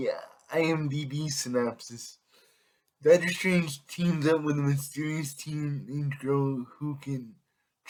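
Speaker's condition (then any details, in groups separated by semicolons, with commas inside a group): Cerebral palsy; affects all muscles; able to speak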